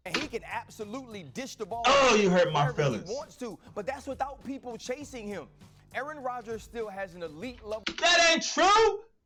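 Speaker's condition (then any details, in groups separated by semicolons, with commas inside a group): No condition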